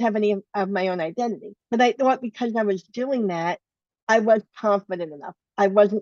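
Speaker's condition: Bilateral cleft lip and palate; over 20 surgeries from two months to late twenties

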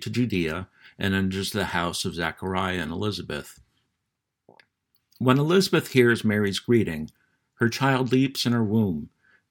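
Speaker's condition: No condition

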